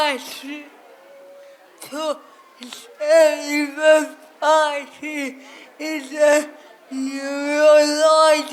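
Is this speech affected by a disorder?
Yes: cerebral palsy; affects hand movements; speech not clear.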